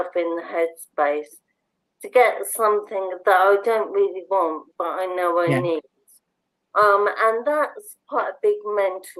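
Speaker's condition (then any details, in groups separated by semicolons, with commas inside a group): Motor neurone disease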